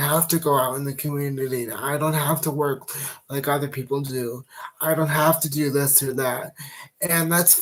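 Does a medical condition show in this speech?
Yes: cerebral palsy.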